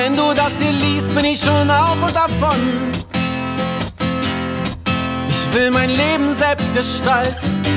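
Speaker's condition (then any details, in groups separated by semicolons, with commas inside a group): No condition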